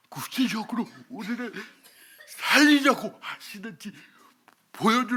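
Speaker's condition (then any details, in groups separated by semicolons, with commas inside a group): Cerebral palsy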